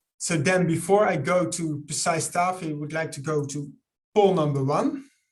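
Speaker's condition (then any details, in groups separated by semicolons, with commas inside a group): No condition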